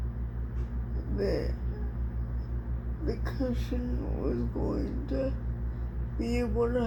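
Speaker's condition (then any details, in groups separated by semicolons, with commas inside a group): Cerebral palsy; speech somewhat affected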